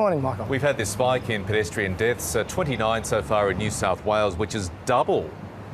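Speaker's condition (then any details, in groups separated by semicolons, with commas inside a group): No condition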